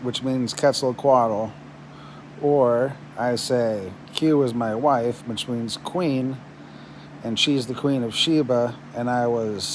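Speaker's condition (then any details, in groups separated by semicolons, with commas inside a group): No condition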